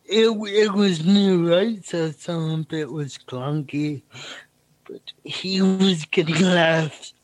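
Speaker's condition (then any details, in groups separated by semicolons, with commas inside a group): Cerebral palsy; feels picking up host's stammer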